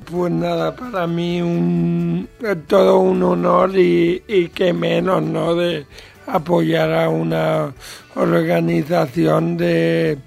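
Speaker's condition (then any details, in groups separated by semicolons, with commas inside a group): Cerebral palsy; present from birth, brain damage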